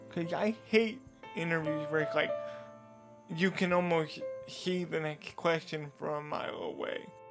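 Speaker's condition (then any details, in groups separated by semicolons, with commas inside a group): Cerebral palsy; diagnosed age two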